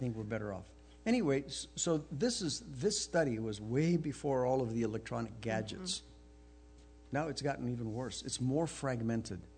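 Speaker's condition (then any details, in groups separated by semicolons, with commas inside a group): No condition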